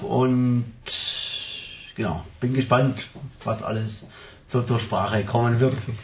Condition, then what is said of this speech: Stuttering. Das hat bei mir auch schon eine relativ starke Abnahme von meinen Symptomen dazu beigetragen.